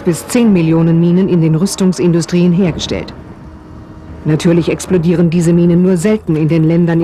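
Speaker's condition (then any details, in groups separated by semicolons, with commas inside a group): No condition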